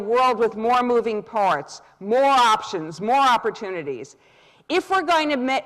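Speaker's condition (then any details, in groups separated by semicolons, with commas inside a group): No condition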